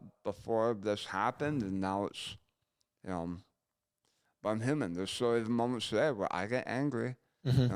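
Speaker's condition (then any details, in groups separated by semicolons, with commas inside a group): Gunshot injury to chin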